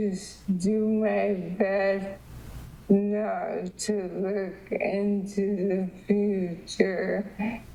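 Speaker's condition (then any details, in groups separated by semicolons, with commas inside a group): ALS; limb onset, foot drop; diagnosed about nine months after onset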